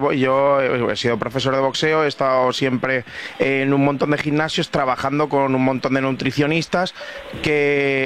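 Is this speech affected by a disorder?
No.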